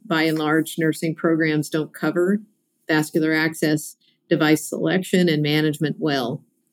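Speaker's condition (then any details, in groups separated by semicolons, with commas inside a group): No condition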